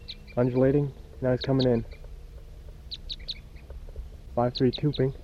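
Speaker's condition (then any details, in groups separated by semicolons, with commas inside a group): No condition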